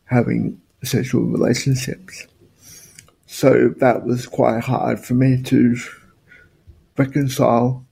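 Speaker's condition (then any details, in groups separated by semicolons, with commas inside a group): Spastic quadriplegic cerebral palsy; purely physical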